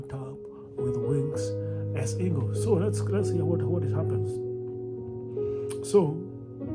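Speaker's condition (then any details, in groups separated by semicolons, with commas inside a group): No condition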